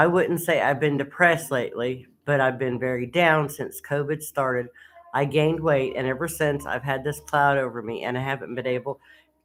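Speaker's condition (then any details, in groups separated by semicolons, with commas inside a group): No condition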